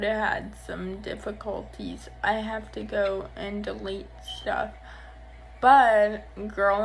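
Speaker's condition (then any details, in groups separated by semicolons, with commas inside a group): Cerebral palsy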